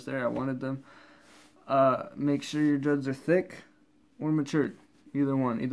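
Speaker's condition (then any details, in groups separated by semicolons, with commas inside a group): No condition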